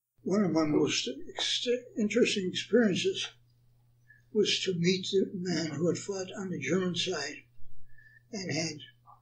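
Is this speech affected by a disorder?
Yes: Parkinson's.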